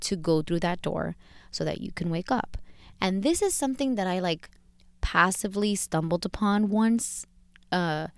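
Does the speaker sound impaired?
No.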